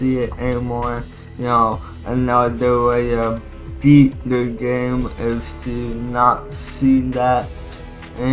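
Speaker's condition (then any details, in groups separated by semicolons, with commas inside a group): Cerebral palsy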